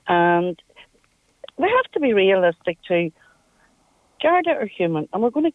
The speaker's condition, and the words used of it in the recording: None; typical speech.